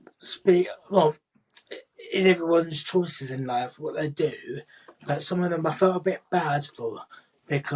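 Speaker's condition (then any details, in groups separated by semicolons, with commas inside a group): Cerebral palsy; with profound hearing loss; speaks quite clearly, had childhood speech therapy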